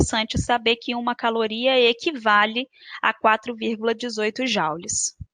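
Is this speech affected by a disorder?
No.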